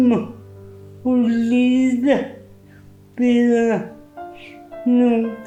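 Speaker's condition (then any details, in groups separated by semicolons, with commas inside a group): Cerebral palsy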